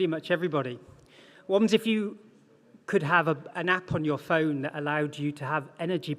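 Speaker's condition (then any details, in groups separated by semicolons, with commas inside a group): No condition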